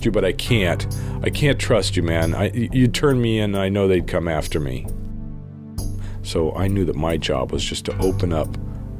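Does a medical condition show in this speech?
No.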